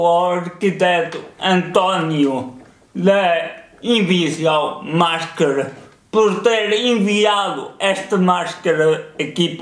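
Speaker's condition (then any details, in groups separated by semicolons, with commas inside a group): Cerebral palsy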